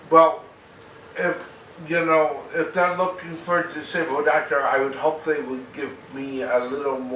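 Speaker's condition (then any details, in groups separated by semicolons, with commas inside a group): Cerebral palsy; very mild form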